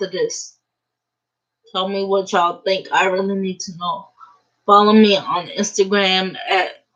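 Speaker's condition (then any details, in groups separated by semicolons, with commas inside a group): Cerebral palsy; uses a wheelchair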